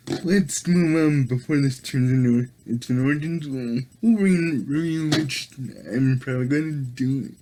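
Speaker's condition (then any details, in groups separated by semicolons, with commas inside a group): Cerebral palsy; able to speak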